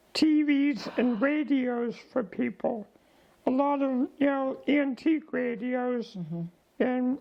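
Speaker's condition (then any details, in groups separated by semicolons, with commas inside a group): ALS; diagnosed about 15 months ago, declining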